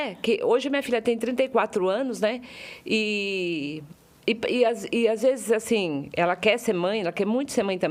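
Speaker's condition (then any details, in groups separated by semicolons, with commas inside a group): No condition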